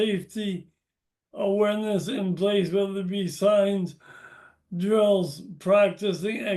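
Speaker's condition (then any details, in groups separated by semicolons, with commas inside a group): Brain injury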